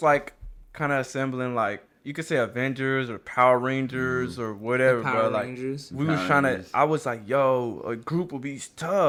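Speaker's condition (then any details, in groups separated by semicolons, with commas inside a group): No condition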